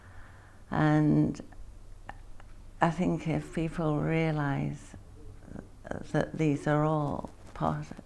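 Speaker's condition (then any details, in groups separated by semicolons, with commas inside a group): Parkinson's disease; young onset, left-side tremor, stereotactic lesion surgery; about 20 years symptoms, left tremor resolved, motor fluctuations; blank facial expression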